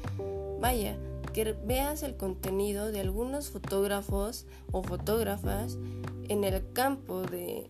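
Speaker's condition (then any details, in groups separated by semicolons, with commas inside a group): No condition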